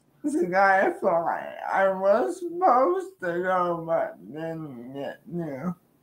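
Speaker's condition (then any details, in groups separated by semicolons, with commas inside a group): Cerebral palsy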